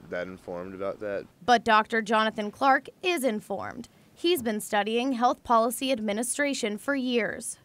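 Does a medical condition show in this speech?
No.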